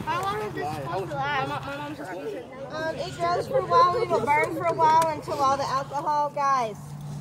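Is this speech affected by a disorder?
No.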